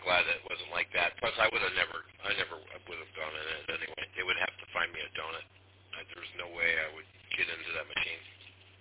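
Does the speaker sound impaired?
No.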